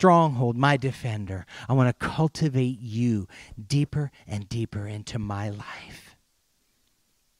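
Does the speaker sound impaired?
No.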